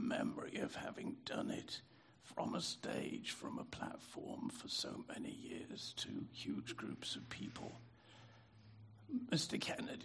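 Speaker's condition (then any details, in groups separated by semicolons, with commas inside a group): Spasmodic dysphonia; speaking hard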